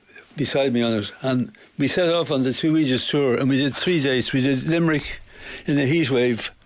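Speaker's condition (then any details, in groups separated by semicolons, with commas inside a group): Parkinson's; about fifteen years since onset, hands worst affected, almost lost use of fingers; voice ties up sometimes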